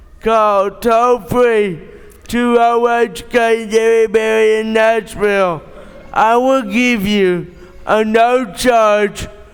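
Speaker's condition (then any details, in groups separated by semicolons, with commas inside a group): Cerebral palsy; born premature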